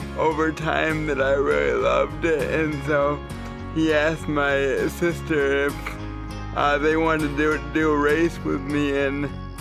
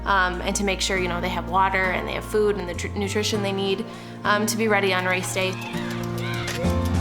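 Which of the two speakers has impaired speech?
The first: cerebral palsy; from birth; cannot walk alone, uses gait trainer, occupational therapy; walking requires attention to breathing and head control.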